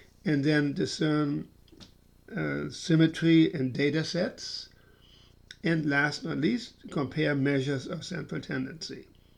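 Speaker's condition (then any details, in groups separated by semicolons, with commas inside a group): No condition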